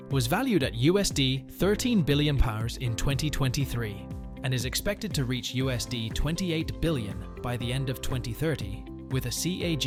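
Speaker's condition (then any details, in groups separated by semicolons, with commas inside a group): No condition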